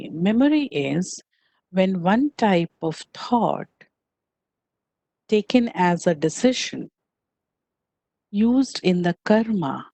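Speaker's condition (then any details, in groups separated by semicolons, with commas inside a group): No condition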